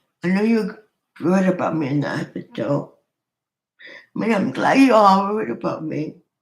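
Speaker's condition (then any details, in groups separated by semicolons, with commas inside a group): Cerebral palsy; scoliosis, cannot sit up straight, never walked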